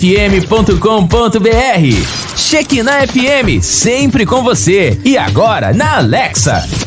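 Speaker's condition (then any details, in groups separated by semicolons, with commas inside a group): No condition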